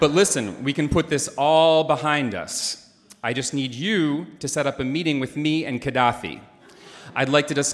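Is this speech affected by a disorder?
No.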